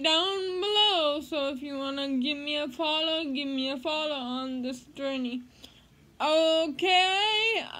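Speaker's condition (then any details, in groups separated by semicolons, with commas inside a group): Cerebral palsy; speech therapy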